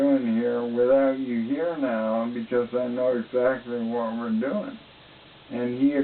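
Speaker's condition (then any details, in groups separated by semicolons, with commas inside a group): ALS; finished six weeks therapy, BiPAP at night, progression possibly slowed; mostly good, sometimes slightly drunk-sounding, slow tongue, breathing, swallowing good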